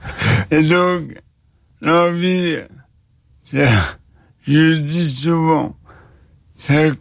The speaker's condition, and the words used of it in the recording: ALS (motor neuron disease). Il n'y a que ma voix, et ma voix est faible.